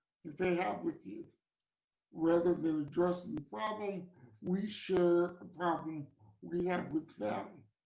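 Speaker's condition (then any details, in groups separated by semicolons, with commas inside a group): Cerebral palsy; from birth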